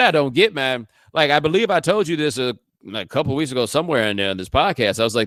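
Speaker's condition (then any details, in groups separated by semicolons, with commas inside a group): No condition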